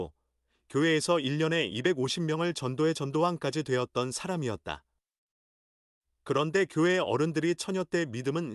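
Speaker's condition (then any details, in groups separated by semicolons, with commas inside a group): No condition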